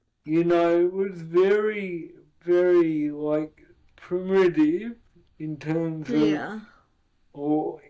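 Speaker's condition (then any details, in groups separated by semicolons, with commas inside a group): Cerebral palsy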